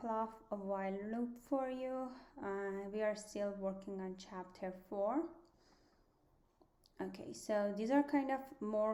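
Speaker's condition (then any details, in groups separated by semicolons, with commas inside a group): No condition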